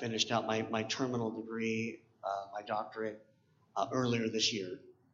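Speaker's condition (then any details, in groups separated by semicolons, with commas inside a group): Cleft palate; congenital cleft palate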